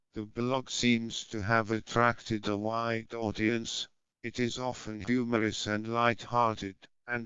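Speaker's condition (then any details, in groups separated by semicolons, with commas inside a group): Bulbar onset motor neurone disease, speech-generating device; bulbar onset, tongue, lips, mouth, throat muscles affected; about two years since onset, weakening balance and strength, tube-fed; cannot speak, uses synthetic voice from recorded phrases, no oral eating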